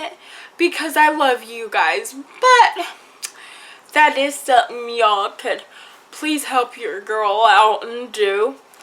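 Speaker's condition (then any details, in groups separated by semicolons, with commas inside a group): Cerebral palsy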